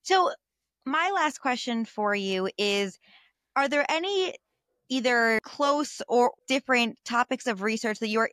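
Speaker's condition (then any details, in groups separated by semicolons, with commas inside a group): No condition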